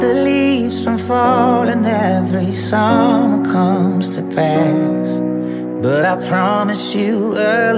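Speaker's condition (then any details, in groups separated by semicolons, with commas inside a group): No condition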